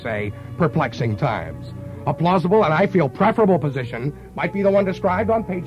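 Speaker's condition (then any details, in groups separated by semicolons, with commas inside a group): No condition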